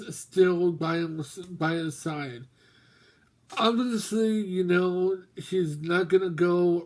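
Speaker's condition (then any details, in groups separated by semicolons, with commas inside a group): Mobius syndrome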